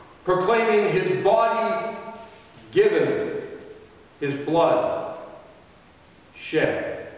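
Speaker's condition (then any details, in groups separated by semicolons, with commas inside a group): No condition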